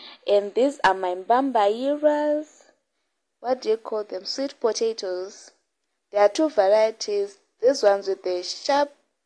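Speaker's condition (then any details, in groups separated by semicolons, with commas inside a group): No condition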